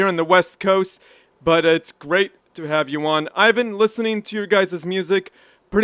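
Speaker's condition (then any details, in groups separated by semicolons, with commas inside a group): No condition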